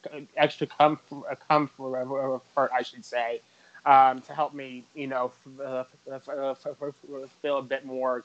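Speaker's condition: Stuttering; chronic developmental stuttering, onset about age 3 to 3.5 per parents, not outgrown, persisted into adulthood; still stutters, describes it as a communication disability, avoids answering unknown phone calls; repeated sounds, blocks

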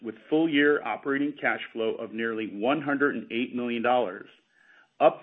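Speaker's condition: No condition

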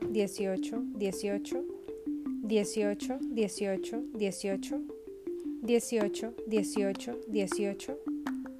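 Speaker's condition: No condition

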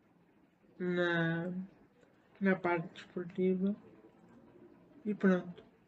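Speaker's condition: Spastic cerebral palsy; spastic motor type

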